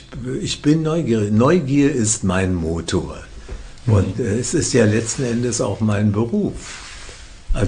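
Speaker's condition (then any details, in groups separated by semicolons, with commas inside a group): Parkinson's disease; symptoms barely noticeable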